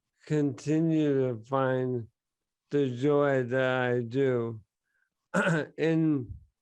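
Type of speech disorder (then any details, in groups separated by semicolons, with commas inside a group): Bulbar dysarthria; bulbar onset ALS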